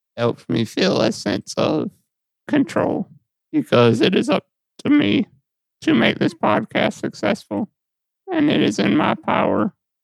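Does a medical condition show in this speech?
Yes: muscular dystrophy; repositioned in bed by mother.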